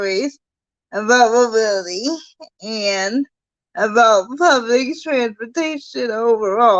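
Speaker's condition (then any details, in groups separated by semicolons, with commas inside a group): Cerebral palsy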